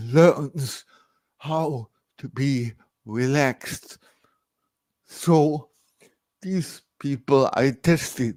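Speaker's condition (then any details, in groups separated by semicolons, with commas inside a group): Cerebral palsy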